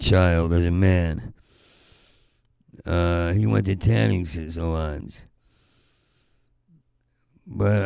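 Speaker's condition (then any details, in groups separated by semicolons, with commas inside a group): Parkinson's; taken for drunk so could not get a cab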